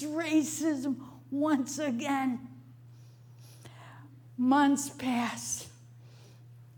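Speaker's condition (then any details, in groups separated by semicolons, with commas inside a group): Stroke; memory and speech critically affected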